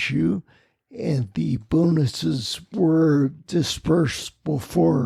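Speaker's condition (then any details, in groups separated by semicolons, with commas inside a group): Spinocerebellar ataxia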